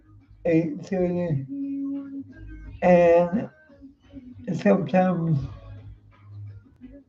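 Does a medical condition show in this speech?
Yes: cerebral palsy; uses wheelchair.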